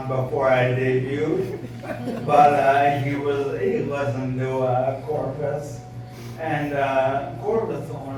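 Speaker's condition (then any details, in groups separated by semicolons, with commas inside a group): ALS; voice sounds impaired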